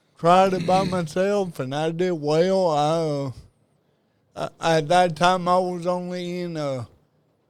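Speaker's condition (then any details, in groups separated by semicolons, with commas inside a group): Cerebral palsy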